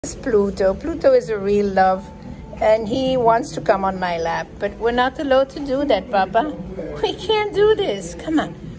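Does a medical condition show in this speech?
No.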